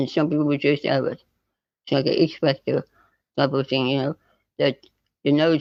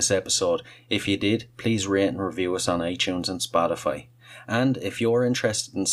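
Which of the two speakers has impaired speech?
The first: spinal muscular atrophy type 2; type 2, progressive muscle wasting.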